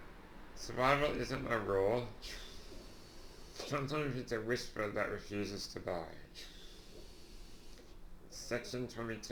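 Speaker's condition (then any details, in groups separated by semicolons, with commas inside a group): Duchenne muscular dystrophy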